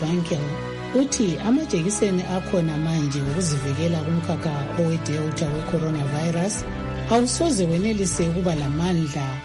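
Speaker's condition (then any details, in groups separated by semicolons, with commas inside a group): No condition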